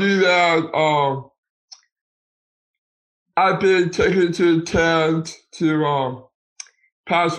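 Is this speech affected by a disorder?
Yes: Down syndrome.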